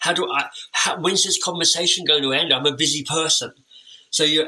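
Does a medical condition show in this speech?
Yes: cleft lip and palate; orthodontic treatment.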